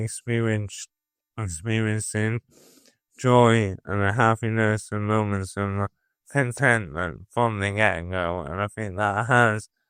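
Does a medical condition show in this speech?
Yes: motor neuron disease; voice affected, early slurring, nasal speech, hand weakness.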